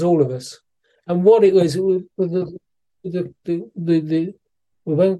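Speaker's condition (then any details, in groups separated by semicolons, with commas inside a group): Parkinson's disease; suspected for a while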